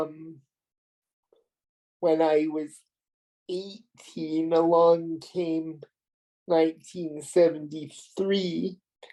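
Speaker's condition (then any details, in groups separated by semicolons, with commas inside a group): Cerebral palsy; premature birth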